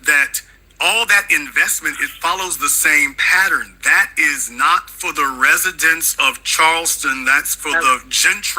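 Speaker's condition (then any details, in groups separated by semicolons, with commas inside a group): No condition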